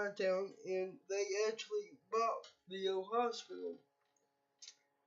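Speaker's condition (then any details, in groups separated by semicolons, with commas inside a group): Cerebral palsy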